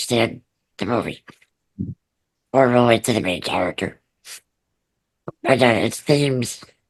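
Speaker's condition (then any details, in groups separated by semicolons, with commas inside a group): Muscular dystrophy; since birth, degenerative, back surgery for severe scoliosis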